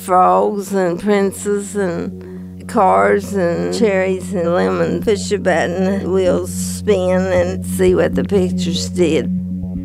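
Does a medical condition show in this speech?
Yes: Parkinson's disease; onset early 50s, first sign full body tremor and fall, Requip treatment, dose raised over years; Requip stopped by neurologist, tremors much worse, trouble walking, uses cane and walker.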